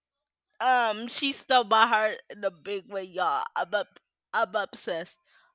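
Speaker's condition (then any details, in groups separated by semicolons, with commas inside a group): Cerebral palsy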